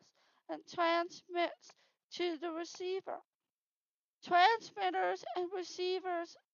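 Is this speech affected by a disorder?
Yes: hearing loss with cochlear implants; FM systems in elementary and high school, neck loop receiver about one school year in elementary; uses cochlear implants, FM system set up with audiologist and implant center.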